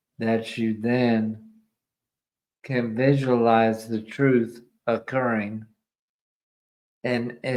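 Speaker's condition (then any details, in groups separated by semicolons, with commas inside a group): ALS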